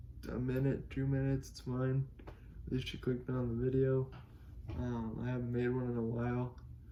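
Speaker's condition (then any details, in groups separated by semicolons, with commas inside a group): Cerebral palsy; able to speak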